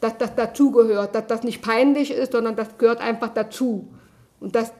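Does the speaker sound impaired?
Yes: deafness; can speak aloud, salesman doubted deafness because of speaking.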